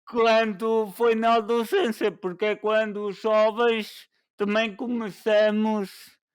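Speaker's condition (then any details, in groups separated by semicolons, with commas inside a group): Cerebral palsy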